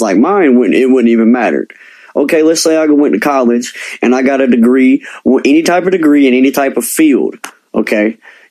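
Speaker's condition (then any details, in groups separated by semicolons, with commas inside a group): Cleft lip and palate; present from birth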